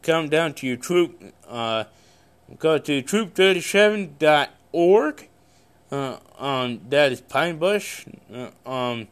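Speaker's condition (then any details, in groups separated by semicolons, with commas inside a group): Cerebral palsy; congenital, no known medical cause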